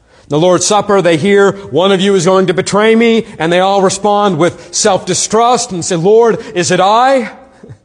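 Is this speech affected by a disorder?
No.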